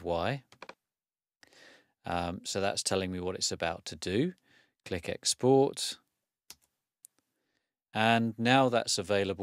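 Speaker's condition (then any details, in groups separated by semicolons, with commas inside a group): No condition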